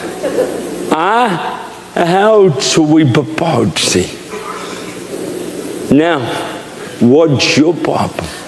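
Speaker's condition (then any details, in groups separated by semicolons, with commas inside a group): Cerebral palsy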